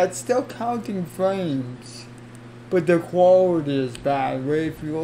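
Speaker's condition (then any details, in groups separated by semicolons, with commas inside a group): Cerebral palsy; affects legs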